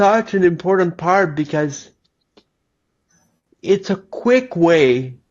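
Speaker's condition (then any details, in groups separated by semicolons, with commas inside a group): Cerebral palsy; lifelong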